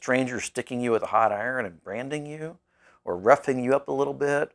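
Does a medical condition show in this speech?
No.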